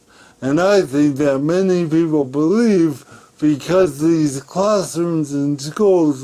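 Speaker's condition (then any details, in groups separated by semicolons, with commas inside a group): Cerebral palsy; present from birth; years of speech therapy, often misunderstood, breath and articulation effortful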